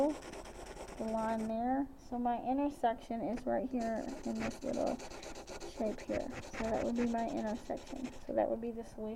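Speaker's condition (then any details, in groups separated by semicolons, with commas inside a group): No condition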